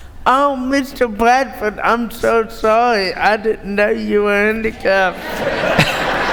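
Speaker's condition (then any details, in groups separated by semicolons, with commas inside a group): Cerebral palsy; born premature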